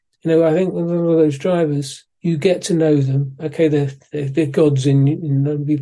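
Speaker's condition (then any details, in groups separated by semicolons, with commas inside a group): Parkinson's disease; physiotherapy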